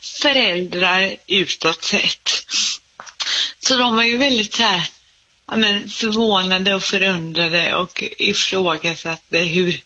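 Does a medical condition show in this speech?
Yes: cerebral palsy; congenital, motor effects, walks and stands, whole body somewhat affected, poorer balance; speech slightly affected.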